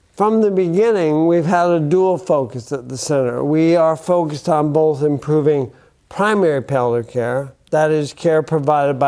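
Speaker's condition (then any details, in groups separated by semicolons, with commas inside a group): Bulbar onset ALS; affects speech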